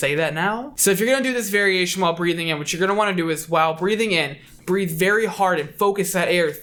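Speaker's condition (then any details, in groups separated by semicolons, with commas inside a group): No condition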